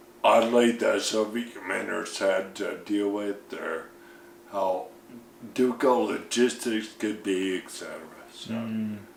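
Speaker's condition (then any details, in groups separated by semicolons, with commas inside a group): Friedreich's ataxia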